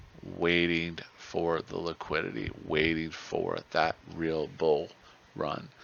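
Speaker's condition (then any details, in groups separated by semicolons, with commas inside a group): No condition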